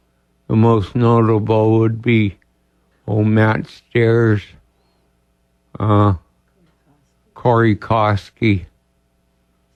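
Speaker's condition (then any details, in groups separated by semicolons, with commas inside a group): ALS; diagnosed about two years ago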